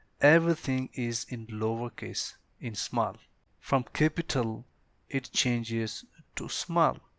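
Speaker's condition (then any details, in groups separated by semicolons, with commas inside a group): No condition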